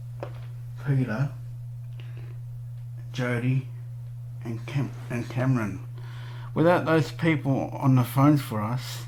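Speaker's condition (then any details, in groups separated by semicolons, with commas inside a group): Cerebral palsy; 46 years old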